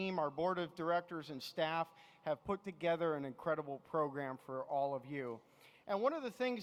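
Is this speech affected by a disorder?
No.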